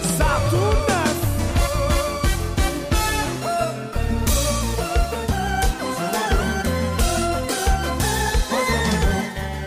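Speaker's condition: No condition

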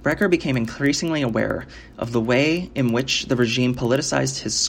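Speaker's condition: No condition

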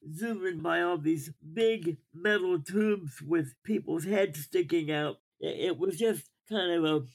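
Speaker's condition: Cerebral palsy; weekday resident at D.T. Watson Hospital ages four and five

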